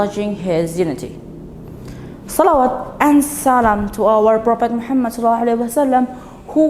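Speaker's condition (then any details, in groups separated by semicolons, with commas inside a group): No condition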